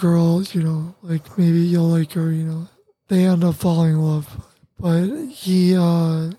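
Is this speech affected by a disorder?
Yes: tracheostomy; tracheostomy connected to ventilator, paralysis after accident, breathing affected; ventilator dependent through tracheostomy; voice lost at first, spelled on communication board, voice later regained, cuff inflated at night stops talking.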